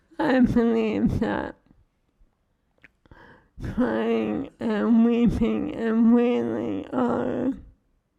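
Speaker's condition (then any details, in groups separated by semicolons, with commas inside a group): ALS; cannot eat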